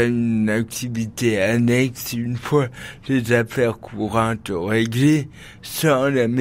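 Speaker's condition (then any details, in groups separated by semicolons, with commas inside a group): Cerebral palsy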